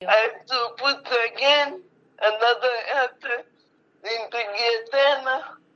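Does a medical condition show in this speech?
Yes: cerebral palsy; pronunciation difficulty caused by cerebral palsy; slow to explain self on phone calls, listeners lose patience.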